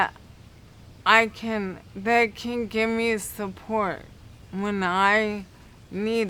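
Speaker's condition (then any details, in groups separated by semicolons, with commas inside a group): Cerebral palsy; affects speech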